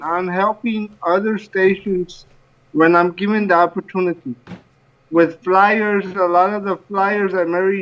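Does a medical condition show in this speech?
Yes: cerebral palsy; from birth.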